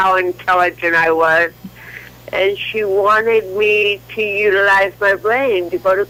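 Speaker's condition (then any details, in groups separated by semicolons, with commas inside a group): Cerebral palsy; from birth, leg spasticity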